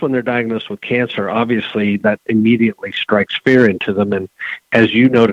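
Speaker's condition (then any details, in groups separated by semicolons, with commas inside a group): No condition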